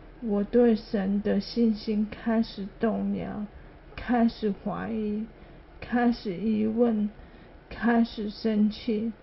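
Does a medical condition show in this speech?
Yes: ALS; adult onset, hand weakness, arm muscle atrophy, involuntary muscle twitching throughout body, progressive muscle loss; reduced stamina, needs help dressing, brushing teeth, bathing and using phone; slower speech, quieter voice.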